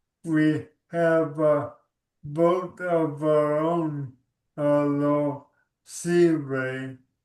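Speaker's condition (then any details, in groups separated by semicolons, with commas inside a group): ALS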